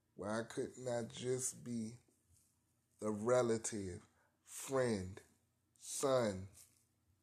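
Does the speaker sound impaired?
Yes: cerebral palsy, spastic quadriparesis.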